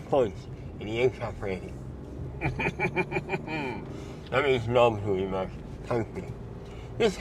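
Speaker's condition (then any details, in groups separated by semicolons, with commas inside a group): Mouth cancer surgery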